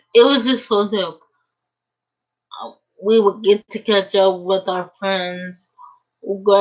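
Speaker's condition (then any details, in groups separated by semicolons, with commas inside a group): Cerebral palsy; uses a wheelchair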